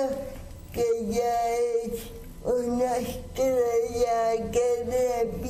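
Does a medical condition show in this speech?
Yes: cerebral palsy; speaks with difficulty.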